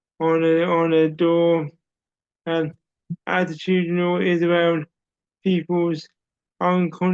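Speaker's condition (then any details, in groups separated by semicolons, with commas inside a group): Cerebral palsy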